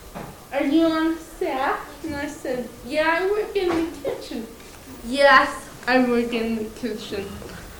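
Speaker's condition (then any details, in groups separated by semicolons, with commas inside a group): Cerebral palsy, mild; present from birth, nurses spent 2 to 3 minutes reviving at birth, foot drop, slow movement; slightly slurred, harder to understand when excited and faster, easy to understand, took much work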